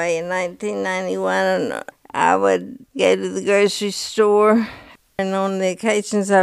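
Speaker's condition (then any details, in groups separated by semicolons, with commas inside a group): Parkinson's disease; diagnosed early 50s, ropinirole increased over 7-8 years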